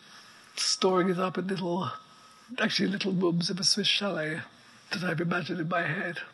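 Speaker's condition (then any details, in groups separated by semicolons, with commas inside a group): ALS; progressive neuromuscular illness, effectively quadriplegic, wheelchair six months after diagnosis, plastic nasal breathing pump; voice very weak, needs amplifier, breathing apparatus audible in background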